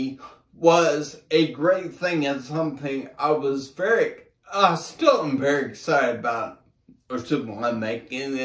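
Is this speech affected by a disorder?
Yes: brain injury; affects walking.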